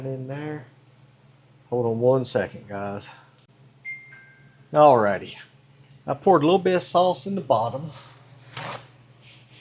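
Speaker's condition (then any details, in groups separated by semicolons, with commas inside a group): No condition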